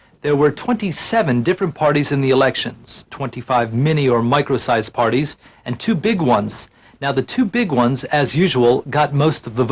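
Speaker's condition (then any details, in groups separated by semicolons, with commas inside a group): No condition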